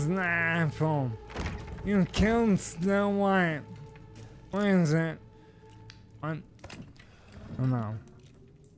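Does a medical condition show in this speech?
Yes: ALS.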